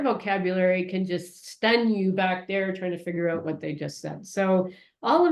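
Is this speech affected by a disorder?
No.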